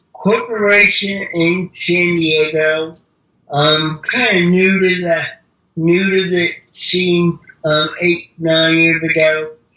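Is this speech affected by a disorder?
Yes: cerebral palsy; mild speech impediment.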